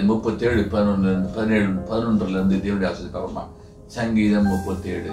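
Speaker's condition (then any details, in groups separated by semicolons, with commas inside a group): No condition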